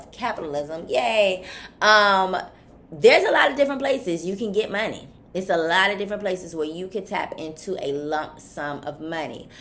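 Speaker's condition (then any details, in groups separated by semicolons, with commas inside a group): No condition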